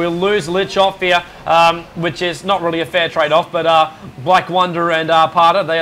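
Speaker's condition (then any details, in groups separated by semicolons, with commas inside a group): No condition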